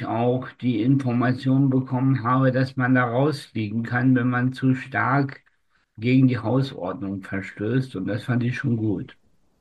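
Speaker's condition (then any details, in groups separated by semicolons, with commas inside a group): Spastic tetraparesis; umbilical cord around neck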